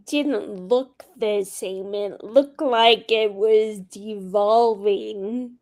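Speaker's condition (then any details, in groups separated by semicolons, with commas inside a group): Friedreich's ataxia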